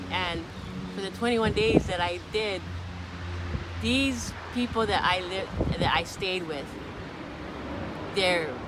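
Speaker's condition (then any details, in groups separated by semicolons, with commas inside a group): No condition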